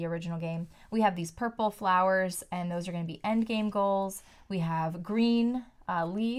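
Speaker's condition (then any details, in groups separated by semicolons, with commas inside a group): No condition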